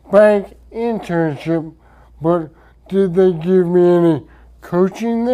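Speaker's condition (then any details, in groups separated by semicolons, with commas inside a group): Traumatic brain injury; speech affected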